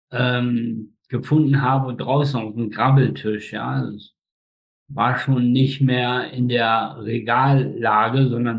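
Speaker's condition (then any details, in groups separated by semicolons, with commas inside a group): Spastic tetraparesis; difficulties controlling speech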